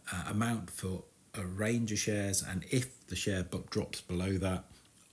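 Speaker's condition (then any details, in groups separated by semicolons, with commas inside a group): No condition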